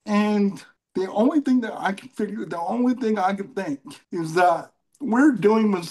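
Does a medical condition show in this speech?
Yes: cerebral palsy; milder case than Elizabeth Bouvier's.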